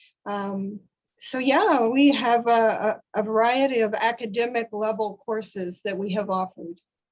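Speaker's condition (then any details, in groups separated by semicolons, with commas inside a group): No condition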